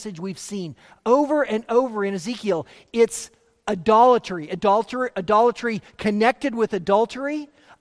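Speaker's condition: No condition

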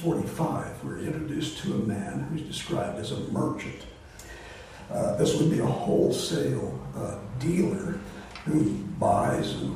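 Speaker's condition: Voice disorder; not contagious

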